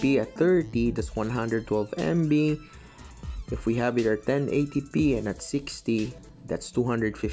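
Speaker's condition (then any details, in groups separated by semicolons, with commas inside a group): No condition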